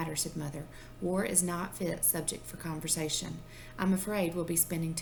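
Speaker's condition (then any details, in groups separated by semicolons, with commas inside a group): No condition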